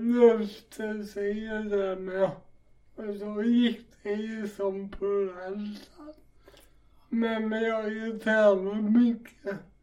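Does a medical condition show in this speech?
Yes: cerebral palsy; walking difficulty, walking improved with gym training; walks much better than at first hunts.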